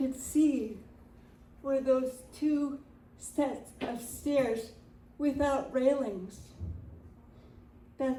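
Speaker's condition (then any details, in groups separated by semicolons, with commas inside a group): Cerebral palsy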